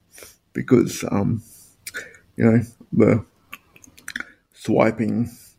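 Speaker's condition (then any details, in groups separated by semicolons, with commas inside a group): Spastic quadriplegic cerebral palsy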